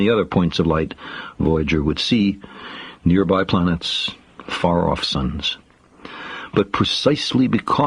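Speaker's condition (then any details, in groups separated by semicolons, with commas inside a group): No condition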